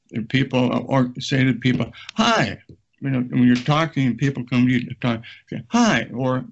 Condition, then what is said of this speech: Aphasia. And that helped me to say words, how to talk and those kind of stuff.